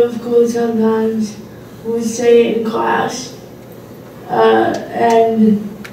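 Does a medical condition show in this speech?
Yes: cerebral palsy.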